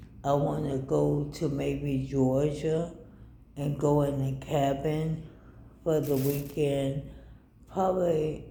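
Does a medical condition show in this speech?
Yes: ALS.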